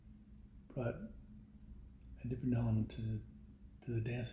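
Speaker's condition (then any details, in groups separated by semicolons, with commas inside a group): Parkinson's; voice went with Parkinson's, can still whisper, formerly whisper carried and was heard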